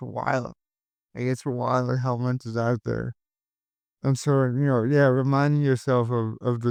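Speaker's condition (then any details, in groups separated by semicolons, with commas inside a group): Cerebral palsy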